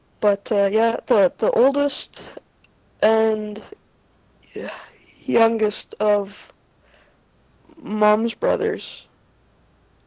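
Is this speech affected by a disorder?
Yes: stuttering; familial stuttering, oldest and youngest maternal uncles stutter, possibly a great uncle, very little therapy around age six; stutter noticeable to listeners, self-revealing; here prolonged sounds.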